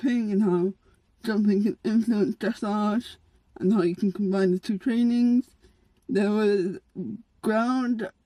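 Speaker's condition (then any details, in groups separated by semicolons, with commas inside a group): Cerebral palsy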